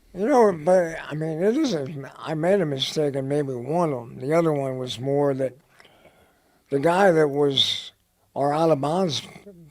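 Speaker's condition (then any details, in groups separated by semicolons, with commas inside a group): Head and neck cancer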